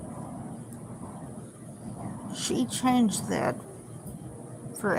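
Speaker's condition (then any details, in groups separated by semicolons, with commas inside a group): Cerebral palsy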